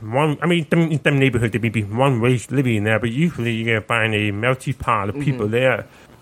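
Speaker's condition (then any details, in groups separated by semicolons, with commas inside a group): Profound deafness, deaf accent; born profoundly deaf, 95 db loss both ears, cause unknown, sensorineural, cochlear implant, earlier hearing aids; sounds different, listeners ask where accent is from, parents taught speech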